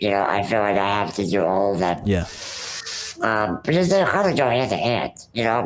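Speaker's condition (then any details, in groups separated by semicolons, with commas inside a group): Rare muscular dystrophy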